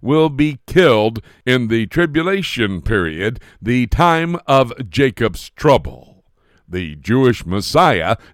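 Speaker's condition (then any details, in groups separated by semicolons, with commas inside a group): No condition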